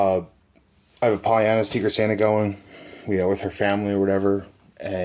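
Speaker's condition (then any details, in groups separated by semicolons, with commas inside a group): No condition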